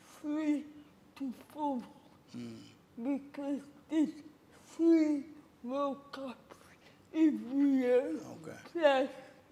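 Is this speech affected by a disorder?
Yes: cerebral palsy.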